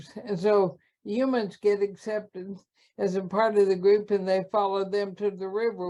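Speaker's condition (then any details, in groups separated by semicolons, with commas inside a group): ALS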